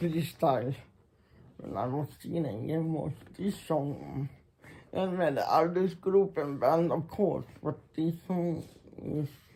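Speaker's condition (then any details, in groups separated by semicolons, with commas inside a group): Muscular Parkinson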